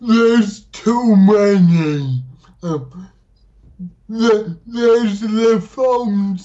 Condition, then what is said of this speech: Dysarthria. Actually, doing stand-up has made my dysarthria a lot better.